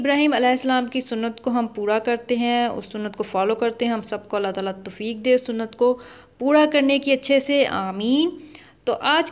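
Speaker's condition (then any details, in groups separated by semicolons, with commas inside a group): No condition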